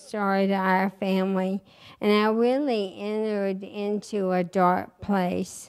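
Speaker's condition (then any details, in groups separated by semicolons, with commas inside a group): ALS; recently diagnosed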